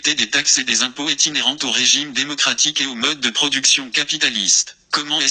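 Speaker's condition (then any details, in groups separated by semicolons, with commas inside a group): No condition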